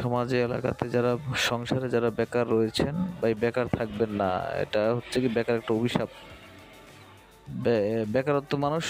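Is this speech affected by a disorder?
No.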